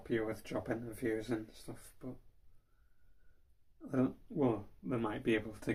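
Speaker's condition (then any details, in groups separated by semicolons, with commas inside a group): Cerebral palsy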